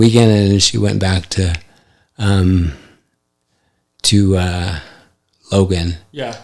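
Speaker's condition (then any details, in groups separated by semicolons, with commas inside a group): ALS; affects hand function; recently diagnosed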